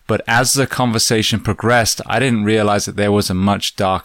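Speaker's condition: No condition

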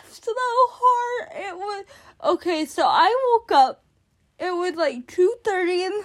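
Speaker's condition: Cerebral palsy; caused by a stroke in the womb

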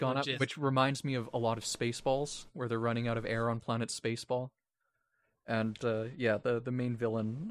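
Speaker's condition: No condition

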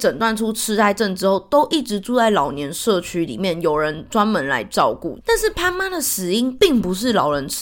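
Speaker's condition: No condition

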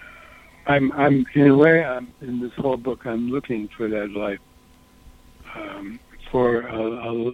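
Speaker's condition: Parkinson's disease; muddy head felt during interview

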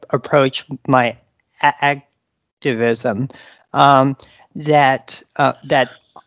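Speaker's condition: Stuttering; stutters on a daily basis; stutters audibly during interview, stutters left in recording; repeated sounds, blocks

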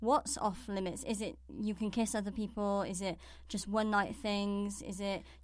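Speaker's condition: Cleft palate; congenital cleft palate

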